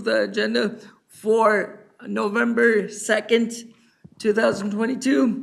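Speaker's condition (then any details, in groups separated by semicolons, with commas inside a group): Cerebral palsy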